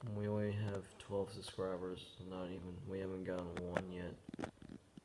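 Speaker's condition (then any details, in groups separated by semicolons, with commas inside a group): No condition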